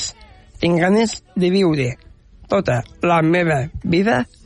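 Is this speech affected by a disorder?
Yes: Down syndrome; speaks confidently on radio and in public, communicates ideas well, less nervous than many guests.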